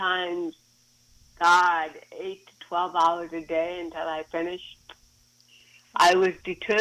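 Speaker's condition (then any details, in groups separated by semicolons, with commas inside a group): Cerebral palsy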